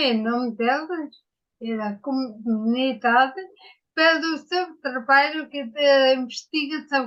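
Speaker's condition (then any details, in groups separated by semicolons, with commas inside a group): Ataxia after brain injury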